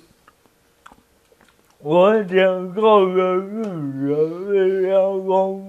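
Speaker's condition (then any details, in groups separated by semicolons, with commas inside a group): Cerebral palsy; electric wheelchair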